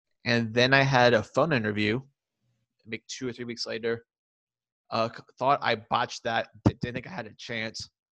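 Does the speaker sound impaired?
Yes: stuttering; stuttering since childhood, earlier speech therapy, speech therapy again junior and senior college years in Hattiesburg; stuttering varies day to day, much more disfluent when nervous, e.g. public speaking, reading aloud; here repeated sounds.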